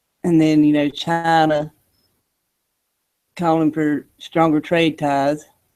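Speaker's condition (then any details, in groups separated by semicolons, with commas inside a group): No condition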